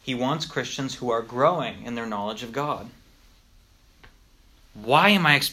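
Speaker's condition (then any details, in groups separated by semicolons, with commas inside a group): No condition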